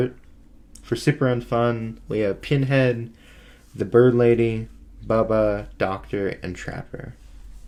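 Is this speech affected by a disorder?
No.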